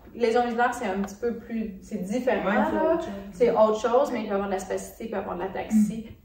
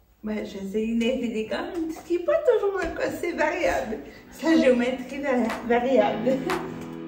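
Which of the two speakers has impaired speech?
The second: cerebral palsy; since birth, shoulders, legs, coordination affected; years of physiotherapy.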